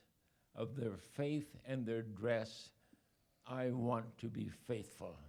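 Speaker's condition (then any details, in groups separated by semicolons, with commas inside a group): ALS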